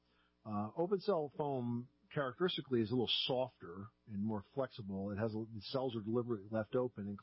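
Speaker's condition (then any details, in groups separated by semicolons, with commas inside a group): No condition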